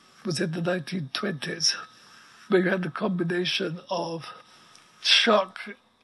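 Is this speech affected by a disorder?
Yes: ALS; progressive neuromuscular illness, effectively quadriplegic, wheelchair within 6 months of diagnosis, writes by dictation; voice very weak, needs amplifier, breathing apparatus audible in background.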